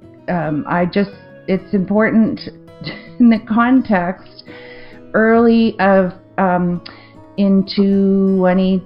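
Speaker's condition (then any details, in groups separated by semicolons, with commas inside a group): Aphasia; aphasia after stroke, left brain language center affected; not always fluid, word-finding glitches, confused with words, trouble forming sentences, writing affected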